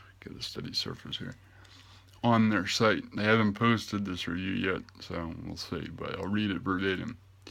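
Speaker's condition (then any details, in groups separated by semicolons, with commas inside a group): Cerebral palsy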